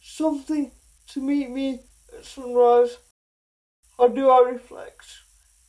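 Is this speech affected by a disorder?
Yes: speech impediment; self-conscious about speech, took four hours to record a one-minute piece.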